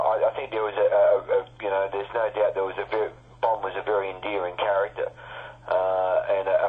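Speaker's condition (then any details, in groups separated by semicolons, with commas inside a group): No condition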